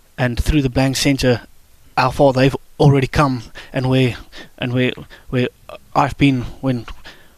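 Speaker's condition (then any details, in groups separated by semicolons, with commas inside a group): Stuttering; onset in childhood, persistent, not expected to go away, accepted around age 21-22; avoided speaking and phone calls while growing up, shy about way of speaking; repeated sounds, blocks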